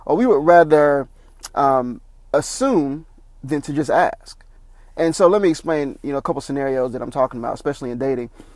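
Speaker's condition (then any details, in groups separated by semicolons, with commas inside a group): No condition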